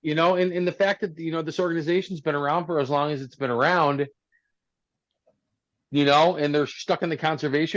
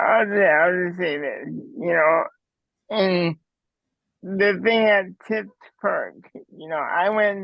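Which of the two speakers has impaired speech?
The second: cerebral palsy; speech difficulties, uses speech device.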